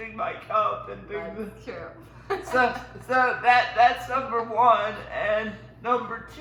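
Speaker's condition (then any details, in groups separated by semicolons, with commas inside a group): Cerebral palsy; powered wheelchair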